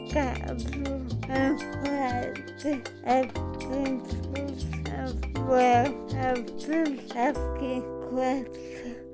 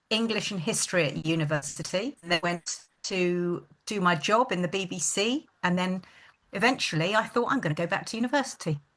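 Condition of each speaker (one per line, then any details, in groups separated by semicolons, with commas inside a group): Cerebral palsy; from birth
No condition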